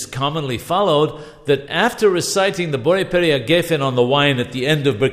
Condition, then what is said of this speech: No condition.